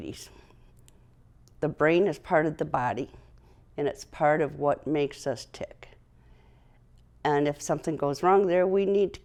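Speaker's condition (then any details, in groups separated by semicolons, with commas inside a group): No condition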